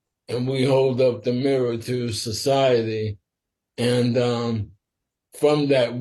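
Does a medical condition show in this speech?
Yes: sporadic ALS.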